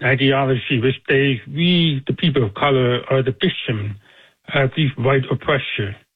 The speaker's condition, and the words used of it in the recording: Deafness. I would just like your audience to know that I am deaf, so I speak with the deaf accent, so that way they can just know what that is.